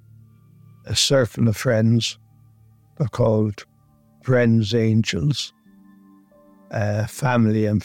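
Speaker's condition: Motor neuron disease; onset about 10 months earlier with two falls, first misdiagnosed Parkinson's, Parkinson's medicine 3-4 months; worsening, legs affected, basically unable to walk, uses wheelchair; voice getting worse, expects to lose voice

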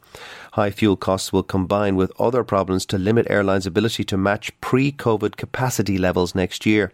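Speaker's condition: No condition

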